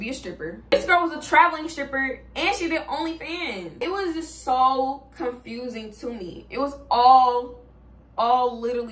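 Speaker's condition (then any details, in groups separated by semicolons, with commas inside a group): No condition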